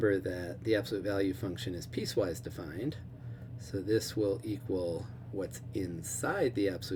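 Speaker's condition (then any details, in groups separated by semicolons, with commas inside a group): No condition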